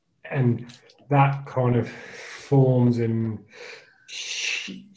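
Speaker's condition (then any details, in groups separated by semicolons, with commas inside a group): Stammer; stammer since childhood, hard reading aloud at school, phone calls, ordering train tickets, phone callers hung up thinking prank call; sound, word and phrase repetitions, part-word repetitions, fillers like um and uh; repeated sounds, prolonged sounds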